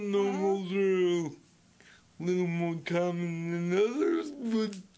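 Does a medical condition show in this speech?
Yes: speech impediment; masked poll worker behind plexiglass could not understand.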